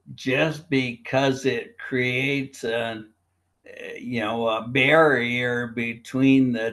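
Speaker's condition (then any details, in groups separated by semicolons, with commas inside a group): Primary lateral sclerosis, bulbar onset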